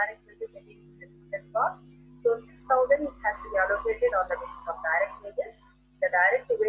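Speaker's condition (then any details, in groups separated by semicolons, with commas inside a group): No condition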